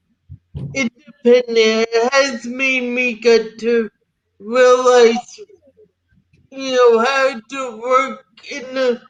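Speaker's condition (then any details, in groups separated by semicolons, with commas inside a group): Cerebral palsy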